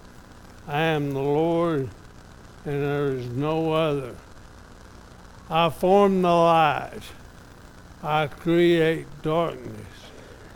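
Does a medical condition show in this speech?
Yes: ALS; somewhat affected, evident today.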